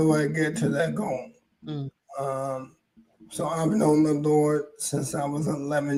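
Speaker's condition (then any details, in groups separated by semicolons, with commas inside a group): ALS; hoarse voice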